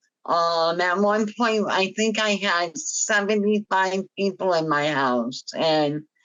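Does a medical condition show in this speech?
Yes: myasthenia gravis.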